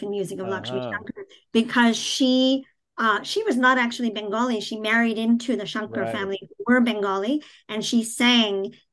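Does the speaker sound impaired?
Yes: cleft palate, cleft palate without cleft lip.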